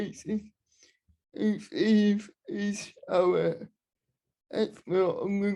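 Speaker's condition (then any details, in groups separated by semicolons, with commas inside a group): Cerebral palsy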